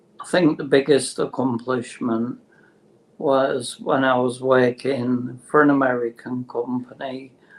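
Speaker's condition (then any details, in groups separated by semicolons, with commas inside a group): Motor neurone disease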